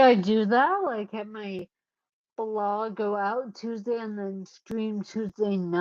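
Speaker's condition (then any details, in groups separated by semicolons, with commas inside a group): Cerebellar ataxia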